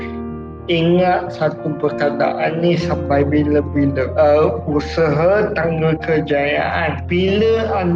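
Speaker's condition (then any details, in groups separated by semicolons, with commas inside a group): Cerebral palsy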